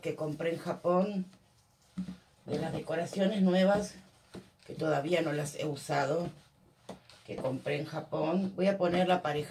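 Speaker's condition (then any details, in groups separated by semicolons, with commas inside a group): No condition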